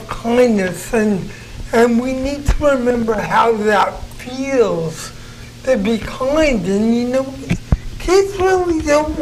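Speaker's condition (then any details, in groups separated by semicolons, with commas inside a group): Cerebral palsy; speech noticeably affected, may sound drunk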